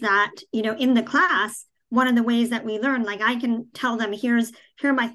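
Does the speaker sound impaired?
Yes: cleft palate; congenital cleft palate without cleft lip, not visible, health struggles continuing into adulthood; childhood articulation problems, hard to understand, years with speech pathologist, speaking Hindi discouraged by early doctors, therapists.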